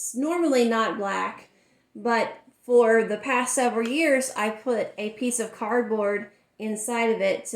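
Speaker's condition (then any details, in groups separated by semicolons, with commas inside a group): No condition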